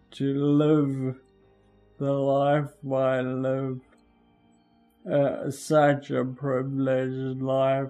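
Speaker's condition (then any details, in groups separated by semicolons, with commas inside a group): Friedreich's ataxia; genetic degenerative neuromuscular disorder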